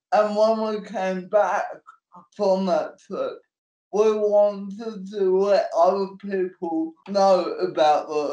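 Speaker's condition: Cerebral palsy; getting on and off stage

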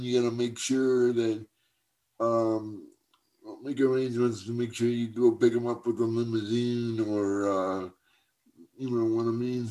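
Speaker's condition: Cerebral palsy; uses wheelchair for mobility

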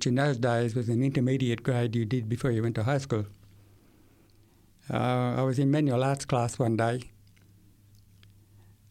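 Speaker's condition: Severe to profound hearing loss, acquired, from meningitis at age 8

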